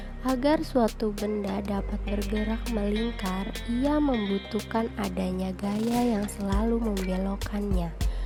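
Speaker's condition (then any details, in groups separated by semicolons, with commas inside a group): No condition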